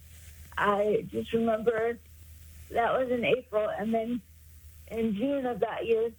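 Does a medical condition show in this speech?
Yes: cerebral palsy; congenital, born about 3 months early.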